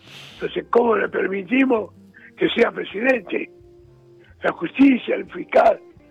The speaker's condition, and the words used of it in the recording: Throat cancer. Y, bueno, y prométame que se va a cuidar esa garganta.